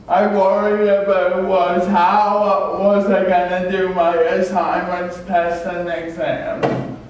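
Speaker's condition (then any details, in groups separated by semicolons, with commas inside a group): Cerebral palsy; much childhood speech therapy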